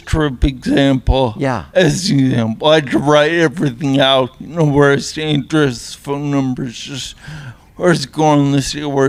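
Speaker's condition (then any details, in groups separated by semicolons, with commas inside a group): Traumatic brain injury; motorcycle accident, facial fractures; about 13 years after injury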